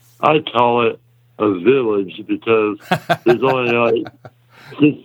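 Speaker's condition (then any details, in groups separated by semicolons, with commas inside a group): Muscular dystrophy; congenital, extremely rare type, exact type unknown, myotubular myopathy ruled out about 4 years ago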